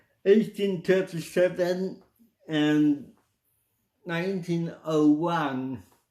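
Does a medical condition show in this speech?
Yes: cerebral palsy.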